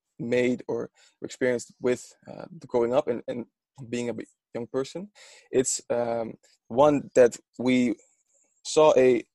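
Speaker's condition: Stuttering; stuttering during recording; own stuttering noted by speaker during conversation; prolonged sounds

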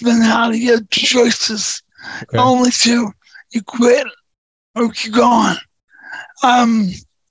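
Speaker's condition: Neurofibromatosis type 2; large tumor on brain stem, days before third brain surgery, balance shot

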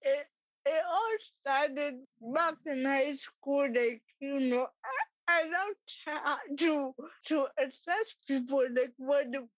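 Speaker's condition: Cerebral palsy; present from birth

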